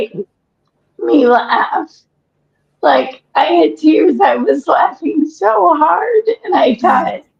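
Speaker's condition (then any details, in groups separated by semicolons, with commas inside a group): ALS; breathless after exertion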